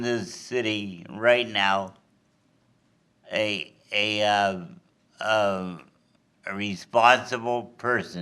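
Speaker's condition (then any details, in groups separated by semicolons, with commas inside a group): Cerebral palsy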